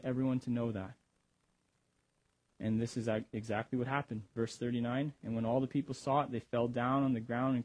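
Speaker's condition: No condition

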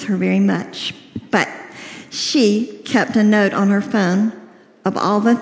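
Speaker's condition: Cleft lip and palate; congenital, severe, round-the-clock feeding in infancy, surgery once birth weight reached to enable eating and talking

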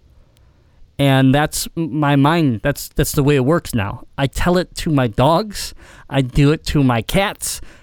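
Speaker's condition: Cleft palate; congenital cleft palate

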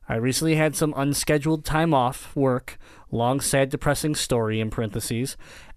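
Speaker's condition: Cleft palate; kept home from school while healing

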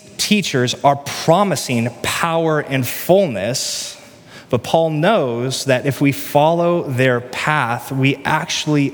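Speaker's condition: No condition

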